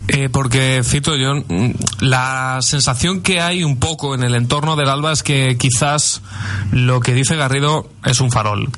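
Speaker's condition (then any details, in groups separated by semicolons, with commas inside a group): No condition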